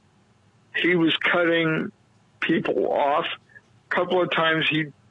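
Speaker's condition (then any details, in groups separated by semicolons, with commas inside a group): Cerebral palsy; diagnosed at three days old, low birth weight, breathing problems at birth, month in incubator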